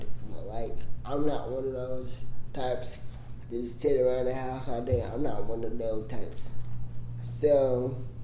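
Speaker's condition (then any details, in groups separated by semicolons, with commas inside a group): Cerebral palsy; congenital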